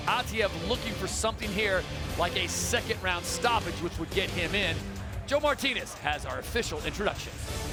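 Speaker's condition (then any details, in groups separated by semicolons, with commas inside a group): No condition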